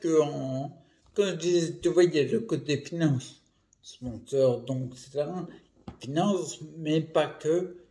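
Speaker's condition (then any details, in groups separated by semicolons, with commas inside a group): Primary progressive multiple sclerosis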